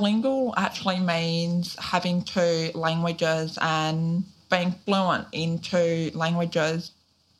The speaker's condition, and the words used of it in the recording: Deafness. You are lip reading my questions, and you are signing at the same time to help yourself to stay on track and answer the questions.